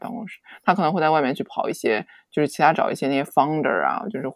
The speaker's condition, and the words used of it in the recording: No condition.